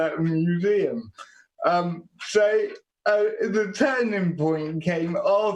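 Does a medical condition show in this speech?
Yes: quadriplegic cerebral palsy.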